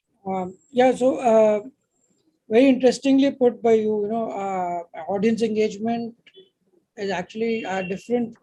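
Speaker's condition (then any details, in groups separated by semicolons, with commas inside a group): No condition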